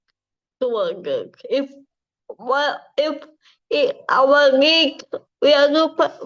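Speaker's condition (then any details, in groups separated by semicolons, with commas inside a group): Cerebral palsy; from birth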